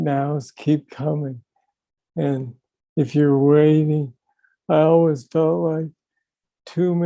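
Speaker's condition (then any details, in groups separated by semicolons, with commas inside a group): Young onset Parkinson's disease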